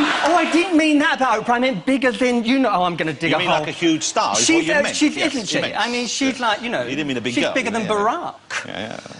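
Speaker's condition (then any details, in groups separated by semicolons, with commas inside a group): No condition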